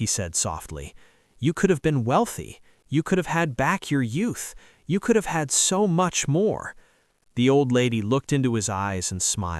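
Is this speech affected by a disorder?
No.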